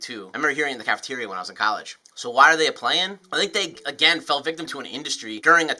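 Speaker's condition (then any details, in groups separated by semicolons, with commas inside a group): No condition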